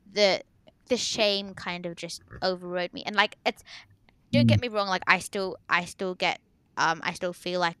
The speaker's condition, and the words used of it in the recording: None; typical speech.